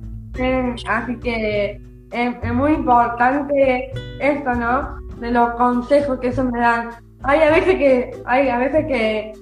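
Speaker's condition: Down syndrome; from birth

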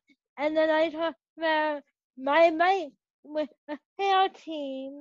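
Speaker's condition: Cerebral palsy; present from birth; age 21

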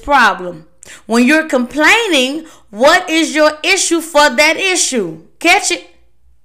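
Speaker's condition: No condition

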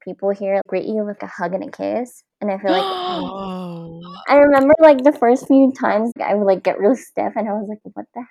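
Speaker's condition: Cleft palate; congenital

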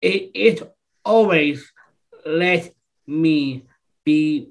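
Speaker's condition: Down syndrome; brief replies

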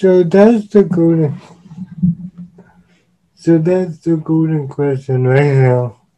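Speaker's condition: Cerebral palsy; uses wheelchair

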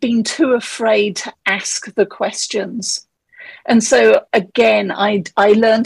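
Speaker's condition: No condition

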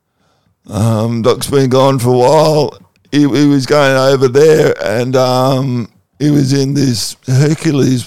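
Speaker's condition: Cerebral palsy

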